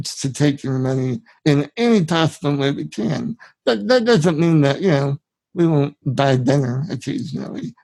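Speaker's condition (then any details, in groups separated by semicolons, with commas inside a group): Spinal muscular atrophy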